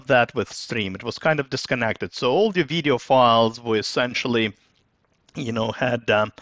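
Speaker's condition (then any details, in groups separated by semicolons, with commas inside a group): No condition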